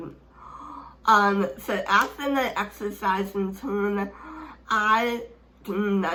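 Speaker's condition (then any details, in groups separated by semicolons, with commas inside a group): Speech impairment; hard to understand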